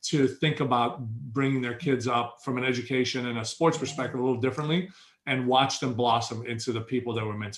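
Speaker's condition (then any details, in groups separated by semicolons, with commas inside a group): No condition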